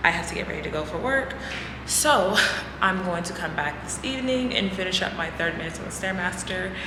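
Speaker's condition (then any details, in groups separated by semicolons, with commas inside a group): No condition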